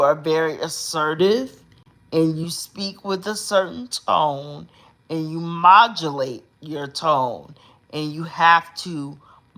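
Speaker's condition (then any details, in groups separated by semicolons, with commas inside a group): Cerebral palsy; uses specialized hospital bed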